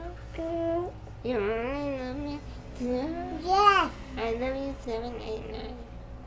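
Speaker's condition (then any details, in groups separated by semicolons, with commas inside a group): Spinal muscular atrophy; type 2, genetic, diagnosed age four, spinal rod, gastric tube; progressive decline, last stages of life; cannot swallow five years, tube fed, daily breathing treatments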